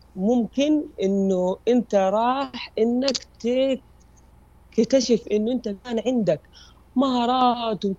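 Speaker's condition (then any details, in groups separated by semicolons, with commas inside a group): Stuttering; milder than many others, therapy begun about two years ago, cognitive behavioral therapy, strategy training; blocks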